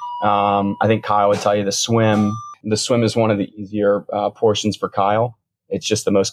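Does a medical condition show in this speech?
No.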